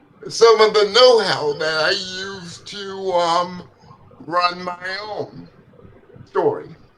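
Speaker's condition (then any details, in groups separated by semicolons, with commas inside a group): Cerebral palsy; legs affected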